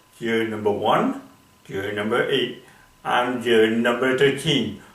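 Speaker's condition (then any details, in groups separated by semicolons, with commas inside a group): Cerebral palsy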